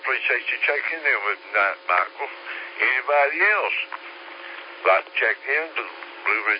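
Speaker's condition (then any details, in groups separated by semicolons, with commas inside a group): Slurred speech; stroke 3 years ago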